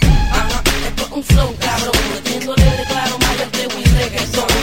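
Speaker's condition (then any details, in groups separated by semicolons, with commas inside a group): No condition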